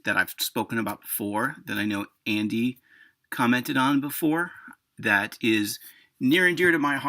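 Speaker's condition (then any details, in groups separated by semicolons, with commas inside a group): No condition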